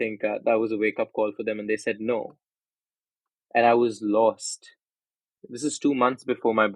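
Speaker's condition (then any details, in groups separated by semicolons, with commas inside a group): No condition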